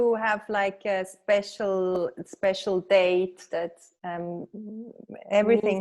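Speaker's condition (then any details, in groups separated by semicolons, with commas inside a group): No condition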